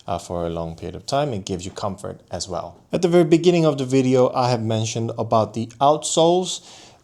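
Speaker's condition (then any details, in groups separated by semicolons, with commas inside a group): No condition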